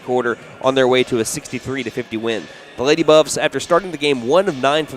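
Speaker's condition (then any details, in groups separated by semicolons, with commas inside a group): No condition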